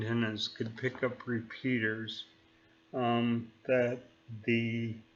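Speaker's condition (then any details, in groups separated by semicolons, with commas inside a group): Neurological disease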